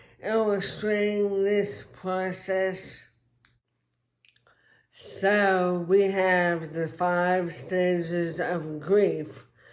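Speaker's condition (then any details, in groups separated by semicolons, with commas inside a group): Traumatic brain injury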